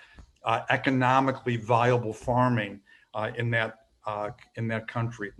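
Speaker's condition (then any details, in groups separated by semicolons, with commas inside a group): No condition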